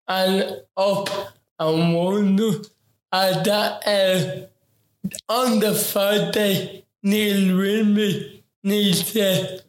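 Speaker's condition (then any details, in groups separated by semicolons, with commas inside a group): Ataxic cerebral palsy; affects coordination, movement, posture and balance; interview taken very slow, word for word, as mother advised; affects talking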